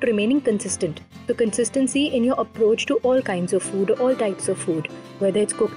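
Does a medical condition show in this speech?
No.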